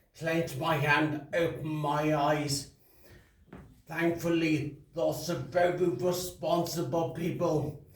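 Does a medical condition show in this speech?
Yes: traumatic brain injury.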